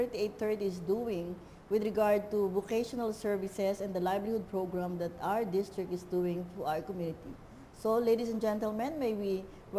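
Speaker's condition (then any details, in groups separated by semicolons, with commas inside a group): No condition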